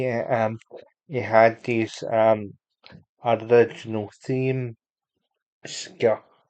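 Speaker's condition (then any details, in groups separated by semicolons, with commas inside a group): Cerebral palsy; unable to walk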